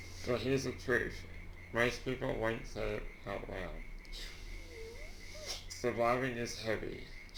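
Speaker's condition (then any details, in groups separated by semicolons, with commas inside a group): Duchenne muscular dystrophy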